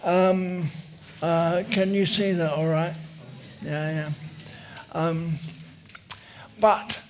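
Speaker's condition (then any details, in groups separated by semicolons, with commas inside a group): Motor neurone disease; uses wheelchair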